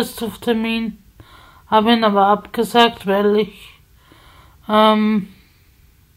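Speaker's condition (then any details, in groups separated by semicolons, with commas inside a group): Spasticity from birth; multiple sclerosis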